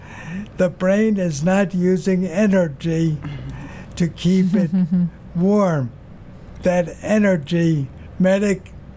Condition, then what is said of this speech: Aphasia. Wow. I could not talk like this when I went there.